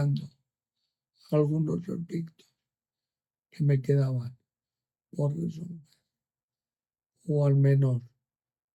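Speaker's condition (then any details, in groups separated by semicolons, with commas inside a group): ALS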